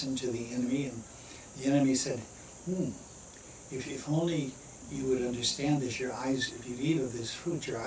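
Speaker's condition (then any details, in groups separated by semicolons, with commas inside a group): No condition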